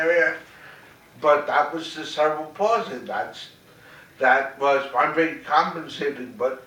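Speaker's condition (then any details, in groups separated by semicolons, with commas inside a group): Cerebral palsy; very mild form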